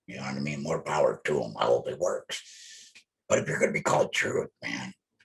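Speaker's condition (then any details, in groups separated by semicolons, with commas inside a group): Laryngectomy; radiation and chemo, over one year since surgery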